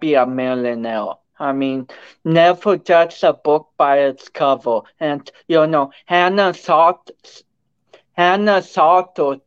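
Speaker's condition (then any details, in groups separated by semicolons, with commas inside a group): Cerebral palsy; affects speech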